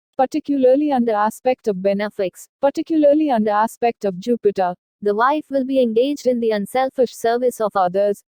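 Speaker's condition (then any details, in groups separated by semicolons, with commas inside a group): No condition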